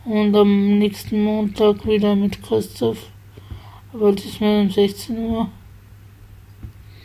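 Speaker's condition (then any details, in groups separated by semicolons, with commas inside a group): Spasticity from birth; multiple sclerosis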